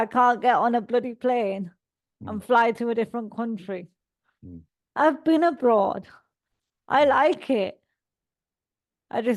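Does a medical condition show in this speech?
Yes: cerebral palsy; all four limbs.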